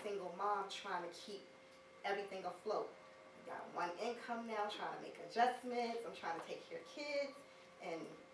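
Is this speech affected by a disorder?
No.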